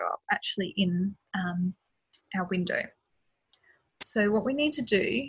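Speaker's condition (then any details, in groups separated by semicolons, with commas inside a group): No condition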